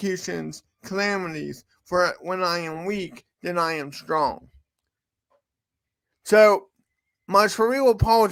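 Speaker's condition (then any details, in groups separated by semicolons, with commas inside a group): Cerebral palsy; from birth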